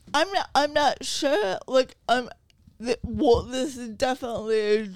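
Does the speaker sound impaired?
Yes: cerebral palsy.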